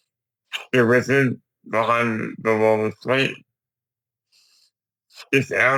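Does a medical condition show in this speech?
Yes: Duchenne muscular dystrophy.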